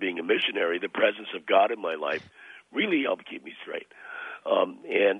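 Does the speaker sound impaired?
Yes: throat cancer, partial laryngectomy; 80% of larynx removed, smoked and drank since age 12-14, since quit; about seven years after treatment, declared cured by oncologist.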